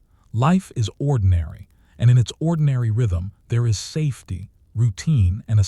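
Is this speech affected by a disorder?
No.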